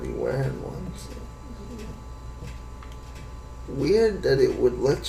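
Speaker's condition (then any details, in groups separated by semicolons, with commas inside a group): Cerebral palsy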